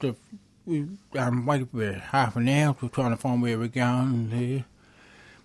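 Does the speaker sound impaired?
Yes: deafness; struggles when people talk quickly.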